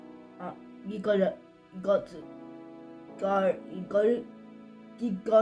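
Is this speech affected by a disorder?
Yes: cerebral palsy.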